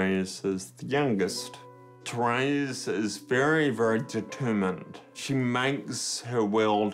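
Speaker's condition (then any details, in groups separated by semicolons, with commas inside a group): Friedreich's ataxia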